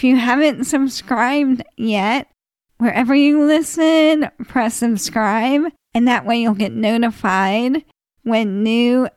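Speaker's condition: ALS; progressive

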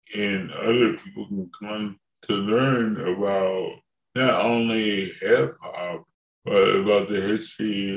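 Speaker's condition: Cerebral palsy; from birth

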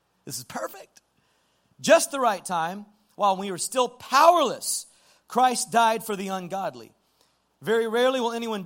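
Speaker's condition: No condition

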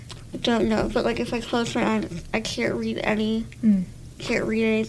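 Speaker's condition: Cleft lip and palate; congenital Goldenhar syndrome, cleft lip and palate open at birth, underdeveloped eye, missing mandible; badly deviated nasal airway until surgery at 15, breathing affected

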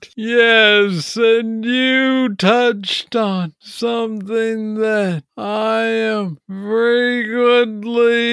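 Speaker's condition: Parkinson's disease; young onset

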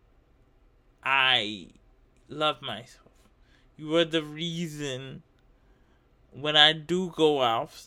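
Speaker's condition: Cerebral palsy; uses wheelchair

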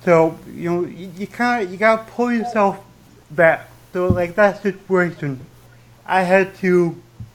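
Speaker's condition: Cerebral palsy with stutter; barely noticeable

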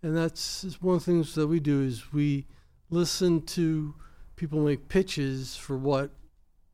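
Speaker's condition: Young onset Parkinson's; diagnosed around age 38 or 39, deep brain surgery with brain electrodes, lost speech before surgery; lost ability to talk before deep brain surgery, now talks mostly, voice softer, words connect poorly

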